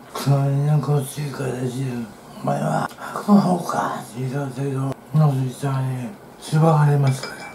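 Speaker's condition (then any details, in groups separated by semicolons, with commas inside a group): Tongue cancer, partial glossectomy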